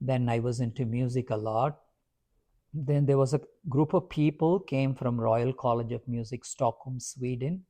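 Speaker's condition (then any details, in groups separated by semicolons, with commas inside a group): No condition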